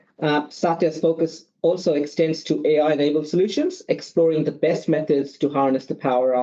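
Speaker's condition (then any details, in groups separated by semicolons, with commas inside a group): No condition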